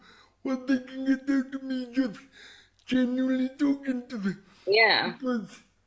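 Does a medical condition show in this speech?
Yes: cerebral palsy; voice described as unusual.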